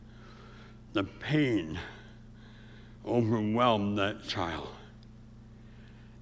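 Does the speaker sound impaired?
Yes: severe speech impediment; about age 84.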